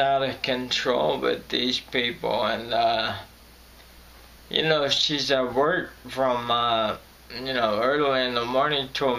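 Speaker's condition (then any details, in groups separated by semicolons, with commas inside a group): Friedreich's ataxia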